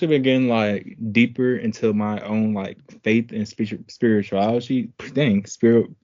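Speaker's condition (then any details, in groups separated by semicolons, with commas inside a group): Stuttering after stroke, mild; stuttering acquired after stroke, attributed to stroke-related PTSD; about a year after stroke, saw therapist or speaking coach after stroke; mild stutter only when talking about the stroke, otherwise speaks normally; repeated sounds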